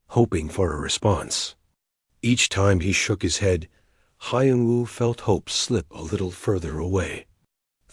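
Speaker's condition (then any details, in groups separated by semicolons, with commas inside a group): No condition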